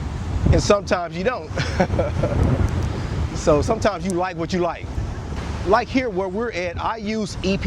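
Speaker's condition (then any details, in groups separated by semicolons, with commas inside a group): No condition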